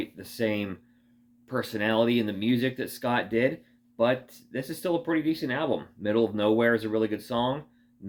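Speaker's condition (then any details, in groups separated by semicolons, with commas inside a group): No condition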